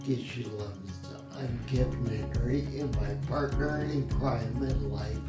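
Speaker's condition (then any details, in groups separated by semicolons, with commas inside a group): Spinocerebellar ataxia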